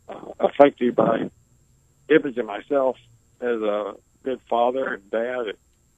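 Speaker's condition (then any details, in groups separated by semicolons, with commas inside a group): ALS; 17-year battle per book title; able to speak, clearly communicates, slower pace due to ventilator breathing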